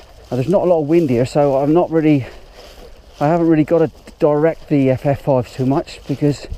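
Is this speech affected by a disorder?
No.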